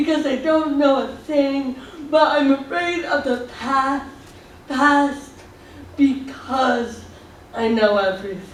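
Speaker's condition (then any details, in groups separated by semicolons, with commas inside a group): Cerebral palsy; body movement difficult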